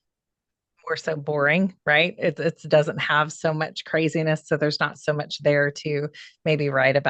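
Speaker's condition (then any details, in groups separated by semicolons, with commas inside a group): No condition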